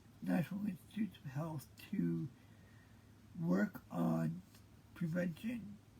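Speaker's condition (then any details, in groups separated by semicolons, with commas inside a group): Cerebral palsy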